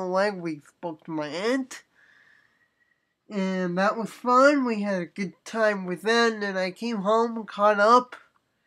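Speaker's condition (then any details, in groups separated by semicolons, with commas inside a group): Cerebral palsy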